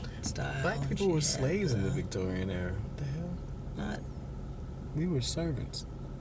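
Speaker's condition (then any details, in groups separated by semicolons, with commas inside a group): No condition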